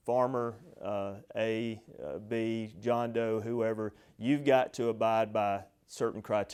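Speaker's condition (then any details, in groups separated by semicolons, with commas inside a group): No condition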